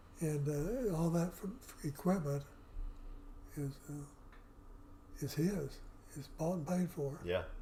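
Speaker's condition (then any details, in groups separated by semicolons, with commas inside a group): Parkinson's; affects voice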